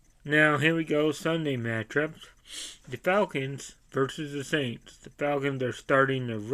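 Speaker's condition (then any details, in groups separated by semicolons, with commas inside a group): Cerebral palsy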